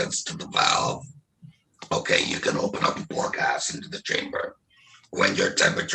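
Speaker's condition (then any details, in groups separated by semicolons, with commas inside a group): Laryngectomy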